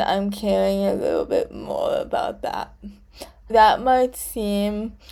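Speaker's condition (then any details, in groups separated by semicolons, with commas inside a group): Cerebral palsy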